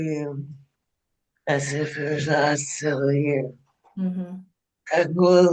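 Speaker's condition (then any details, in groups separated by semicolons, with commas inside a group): ALS; diagnosed after 10 months of tests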